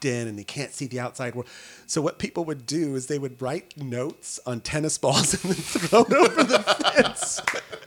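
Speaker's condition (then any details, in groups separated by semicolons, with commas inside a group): No condition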